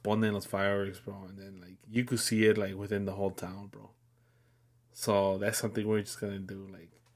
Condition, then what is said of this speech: None; typical speech.